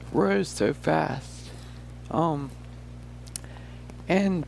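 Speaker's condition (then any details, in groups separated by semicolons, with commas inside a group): Friedreich's ataxia; rare neuromuscular disease, loss of balance and coordination, walking difficult, uses walker; a few years since onset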